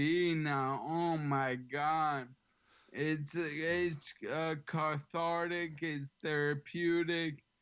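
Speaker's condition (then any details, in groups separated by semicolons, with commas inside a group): ALS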